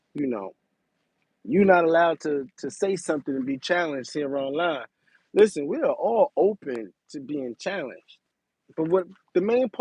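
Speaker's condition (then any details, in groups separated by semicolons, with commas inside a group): No condition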